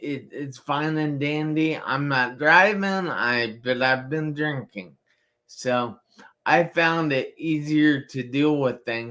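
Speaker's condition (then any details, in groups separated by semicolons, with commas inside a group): Traumatic brain injury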